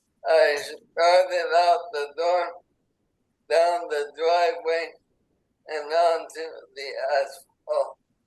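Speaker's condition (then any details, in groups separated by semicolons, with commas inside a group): ALS; burning in lungs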